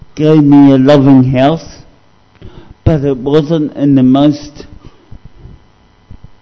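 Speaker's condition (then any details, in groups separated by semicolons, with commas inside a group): Cerebral palsy; discovered at age 2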